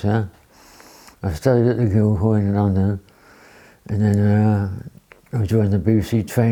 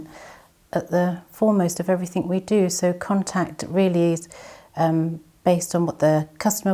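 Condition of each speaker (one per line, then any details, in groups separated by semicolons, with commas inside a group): Parkinson's disease; has a speech problem
No condition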